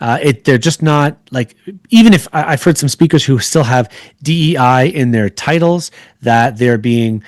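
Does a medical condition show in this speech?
No.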